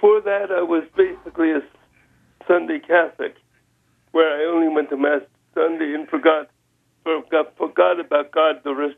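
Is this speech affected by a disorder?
Yes: spastic cerebral palsy; lifelong wheelchair use, now power chair for mobility; finger spasticity makes rosary beads hard to use, uses scripture rosary instead.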